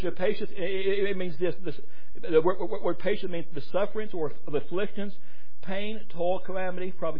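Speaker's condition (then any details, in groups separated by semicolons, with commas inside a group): Stuttering; struggled with it for a while, adults at gadsdale said stutter barred preaching; stutters more when tired; repeated sounds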